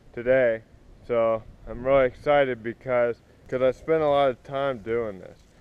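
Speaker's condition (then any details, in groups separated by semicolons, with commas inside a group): Cerebral palsy; spastic, affects walking and legs; physical activity as therapy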